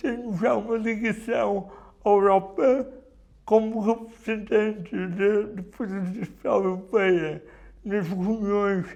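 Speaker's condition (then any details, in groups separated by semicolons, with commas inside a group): Cerebral palsy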